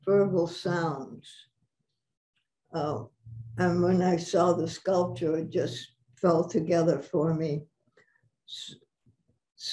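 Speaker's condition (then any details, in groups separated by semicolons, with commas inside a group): Parkinson's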